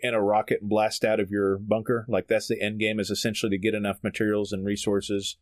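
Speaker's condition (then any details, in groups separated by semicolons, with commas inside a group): No condition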